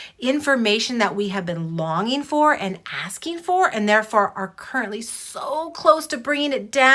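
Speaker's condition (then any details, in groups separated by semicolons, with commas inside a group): No condition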